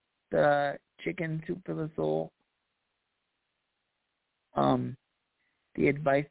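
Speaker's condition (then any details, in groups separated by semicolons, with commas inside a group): Cerebral palsy; voice improved over last year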